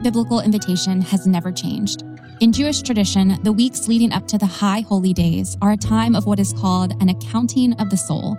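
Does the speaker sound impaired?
No.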